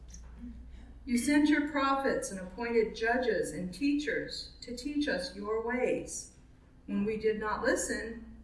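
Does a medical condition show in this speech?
No.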